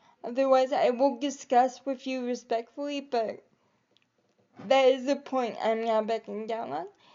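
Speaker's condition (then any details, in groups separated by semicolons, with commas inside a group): Cerebral palsy; quadriplegic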